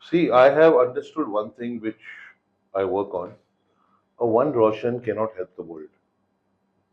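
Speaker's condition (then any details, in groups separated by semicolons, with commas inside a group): No condition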